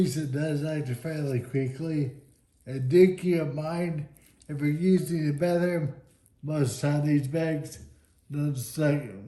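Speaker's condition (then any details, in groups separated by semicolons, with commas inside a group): Friedreich's ataxia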